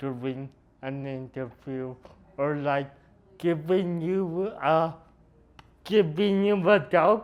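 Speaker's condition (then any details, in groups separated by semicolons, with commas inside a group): Cerebral palsy; noticeably atypical speech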